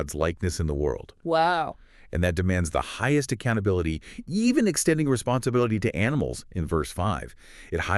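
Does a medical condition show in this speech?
No.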